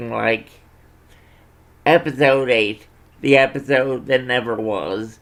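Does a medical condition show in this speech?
Yes: cerebral palsy.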